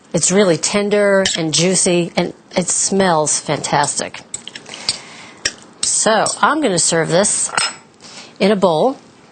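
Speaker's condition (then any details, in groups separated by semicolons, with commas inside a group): No condition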